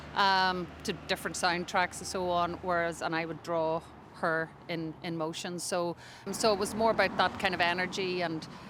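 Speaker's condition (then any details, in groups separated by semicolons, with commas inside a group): No condition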